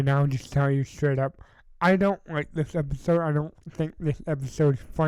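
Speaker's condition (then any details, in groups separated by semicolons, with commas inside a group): Cerebral palsy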